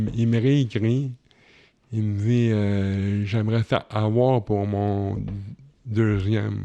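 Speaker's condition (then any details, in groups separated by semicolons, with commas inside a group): Cerebral palsy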